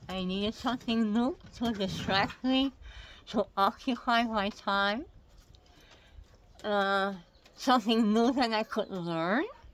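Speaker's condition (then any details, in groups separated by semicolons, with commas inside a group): Head and neck cancer; multiple surgeries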